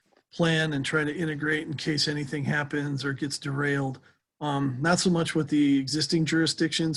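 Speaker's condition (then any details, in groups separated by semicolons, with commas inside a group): No condition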